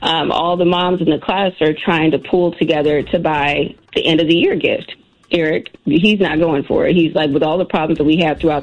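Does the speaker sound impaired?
No.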